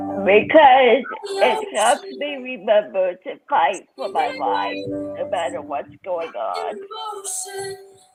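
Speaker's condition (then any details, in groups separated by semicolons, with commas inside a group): Cerebral palsy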